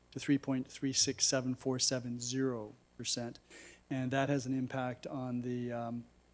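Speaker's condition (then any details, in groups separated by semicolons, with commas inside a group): No condition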